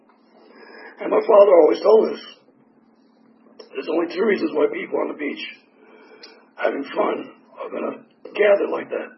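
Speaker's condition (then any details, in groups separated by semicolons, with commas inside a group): Tracheotomy; tracheotomy for 4 years, 8 surgeries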